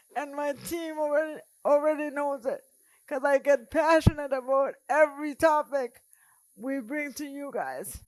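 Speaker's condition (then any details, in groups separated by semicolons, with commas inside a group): Cerebral palsy; present from birth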